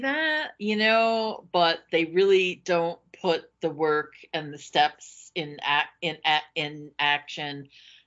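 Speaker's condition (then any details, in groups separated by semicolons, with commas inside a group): Stuttering; past non-speech therapist said stuttering not heard, stuttering made room for; formerly avoided speaking situations, speechless at first self-help group meeting, said name and stutter by fourth or fifth; repeated sounds, repeated words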